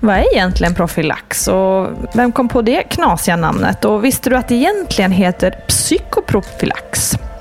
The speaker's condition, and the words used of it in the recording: None; typical speech.